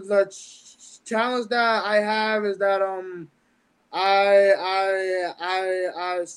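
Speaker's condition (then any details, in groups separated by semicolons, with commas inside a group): Stutter; mild speech impediment since about age 10, hears things funny; fears certain words not coming out; repeated words, prolonged sounds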